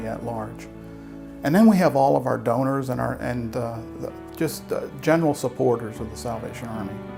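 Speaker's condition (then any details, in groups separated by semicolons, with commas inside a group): No condition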